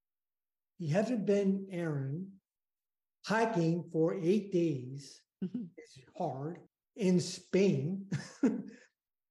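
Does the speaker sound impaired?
Yes: aphasia after stroke; aphasia after stroke about five years ago; can't talk very good but tries, speech not great, trouble reading, math, comprehension, speaking Spanish very hard.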